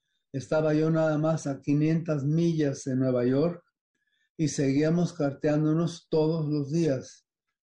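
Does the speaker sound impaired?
Yes: Parkinson's disease; affects smell.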